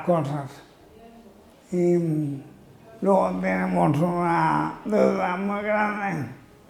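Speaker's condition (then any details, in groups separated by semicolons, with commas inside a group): Amyotrophic lateral sclerosis (ela)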